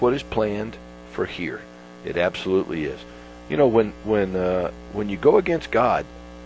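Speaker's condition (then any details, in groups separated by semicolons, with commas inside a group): No condition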